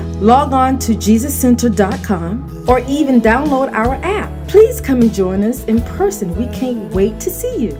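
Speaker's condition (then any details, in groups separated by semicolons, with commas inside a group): No condition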